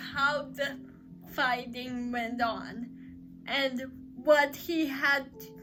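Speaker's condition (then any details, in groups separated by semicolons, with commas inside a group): Cerebral palsy; uses crutches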